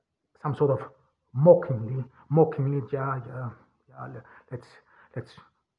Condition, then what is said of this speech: Stuttering. That is indeed some distortion. However, I wanted to make sure, so I do not use any voice enhancements whatsoever.